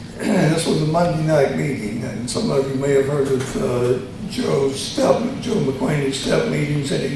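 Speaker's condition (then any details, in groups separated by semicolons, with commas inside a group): Tongue cancer surgery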